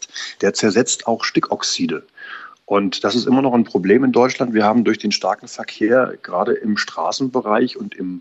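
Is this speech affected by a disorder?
No.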